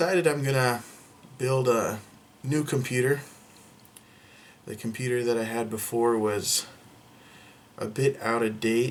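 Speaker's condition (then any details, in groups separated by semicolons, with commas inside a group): No condition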